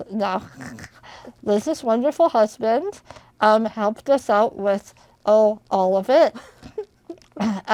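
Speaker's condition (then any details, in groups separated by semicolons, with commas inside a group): Spinal muscular atrophy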